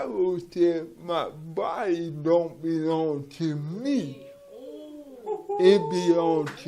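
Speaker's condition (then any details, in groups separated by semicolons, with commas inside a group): Cerebral palsy; from birth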